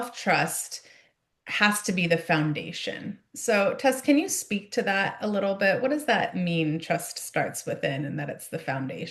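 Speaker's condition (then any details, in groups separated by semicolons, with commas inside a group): No condition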